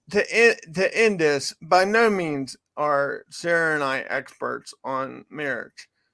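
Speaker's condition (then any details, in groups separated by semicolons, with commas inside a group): Cerebral palsy; from birth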